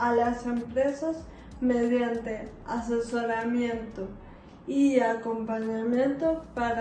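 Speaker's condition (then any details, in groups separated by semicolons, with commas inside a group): Cerebral palsy; uses wheelchair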